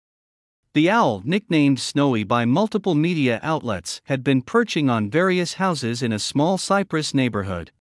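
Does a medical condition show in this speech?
No.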